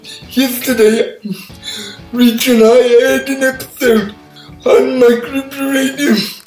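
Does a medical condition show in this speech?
Yes: cerebral palsy; all four limbs affected, from birth, born 12 weeks premature; speech impairment, takes listeners a while to catch on, listeners hesitant to ask for repeats.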